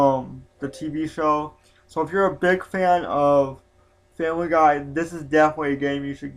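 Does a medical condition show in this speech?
Yes: spastic quadriplegic cerebral palsy.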